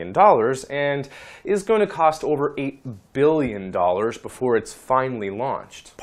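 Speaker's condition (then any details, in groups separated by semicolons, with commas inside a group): No condition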